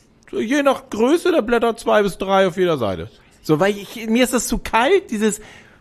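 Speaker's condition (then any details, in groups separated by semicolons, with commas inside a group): No condition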